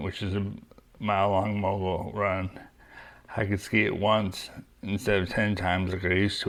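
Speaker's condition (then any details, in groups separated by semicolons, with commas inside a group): Young onset Parkinson's disease; young onset, hereditary LRRK2, deep brain stimulator implanted; diagnosed at 38, deep brain stimulation and medication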